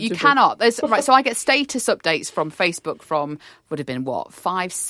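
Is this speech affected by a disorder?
No.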